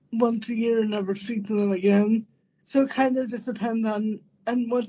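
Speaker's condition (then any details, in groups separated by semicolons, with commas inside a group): Cerebral palsy; uses standing power wheelchair for independent standing, replacing standing frame needing transfer by helper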